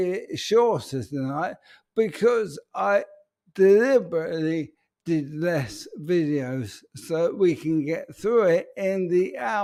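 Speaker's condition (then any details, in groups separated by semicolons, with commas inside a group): ALS; speech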